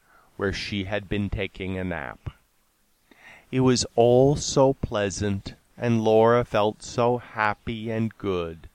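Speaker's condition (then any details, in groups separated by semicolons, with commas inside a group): No condition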